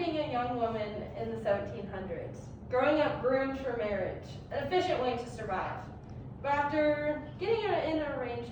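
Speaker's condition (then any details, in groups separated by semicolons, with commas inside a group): No condition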